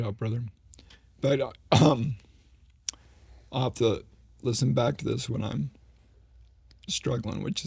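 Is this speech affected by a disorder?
Yes: ALS; needs voice rest during conversation.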